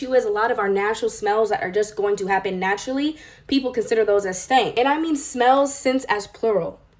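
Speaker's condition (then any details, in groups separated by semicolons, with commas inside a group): No condition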